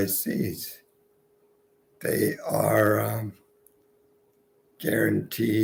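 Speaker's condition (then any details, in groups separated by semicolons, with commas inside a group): Multiple sclerosis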